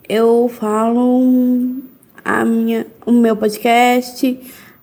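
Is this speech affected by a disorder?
Yes: Down syndrome; exam reader in school.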